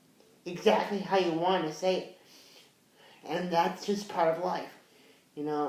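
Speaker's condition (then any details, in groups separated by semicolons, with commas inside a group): Cerebral palsy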